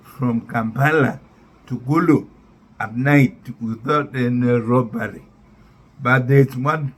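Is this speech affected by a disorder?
Yes: neurological disease after spinal surgery.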